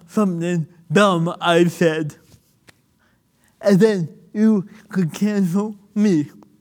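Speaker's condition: Cerebral palsy; motor deficits

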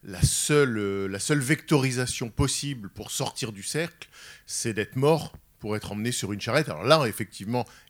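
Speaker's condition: No condition

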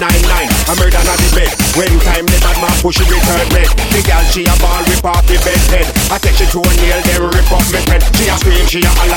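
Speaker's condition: No condition

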